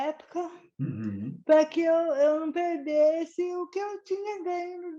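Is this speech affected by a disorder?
Yes: cerebral palsy.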